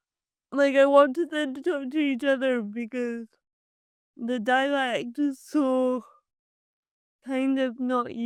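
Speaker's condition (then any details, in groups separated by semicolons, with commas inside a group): Cerebral palsy; from birth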